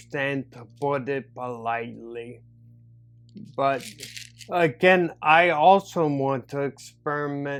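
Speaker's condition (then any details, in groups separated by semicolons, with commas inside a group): Neurological disability (takes dalfampridine); half dose dalfampridine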